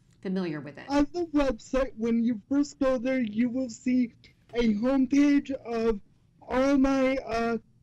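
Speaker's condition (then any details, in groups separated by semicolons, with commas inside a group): Cerebral palsy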